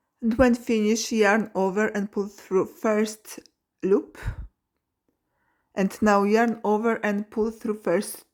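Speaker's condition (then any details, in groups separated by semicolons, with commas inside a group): No condition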